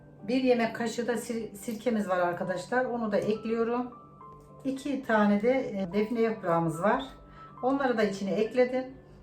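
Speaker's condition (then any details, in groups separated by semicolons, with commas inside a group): No condition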